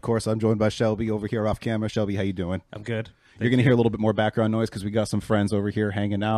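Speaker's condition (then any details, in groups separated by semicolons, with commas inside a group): No condition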